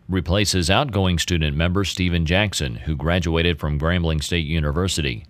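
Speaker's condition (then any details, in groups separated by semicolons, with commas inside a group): No condition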